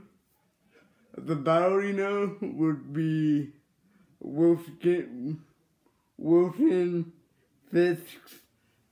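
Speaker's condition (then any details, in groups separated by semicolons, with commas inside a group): Cerebral palsy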